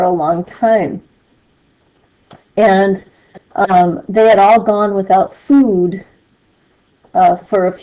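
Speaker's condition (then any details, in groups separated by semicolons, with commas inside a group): No condition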